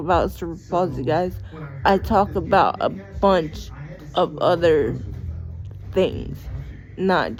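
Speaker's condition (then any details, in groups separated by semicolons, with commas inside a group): Cerebral palsy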